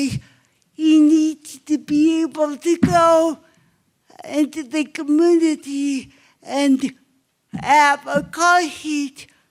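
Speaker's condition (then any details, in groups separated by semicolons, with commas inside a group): Cerebral palsy; obvious speech impairment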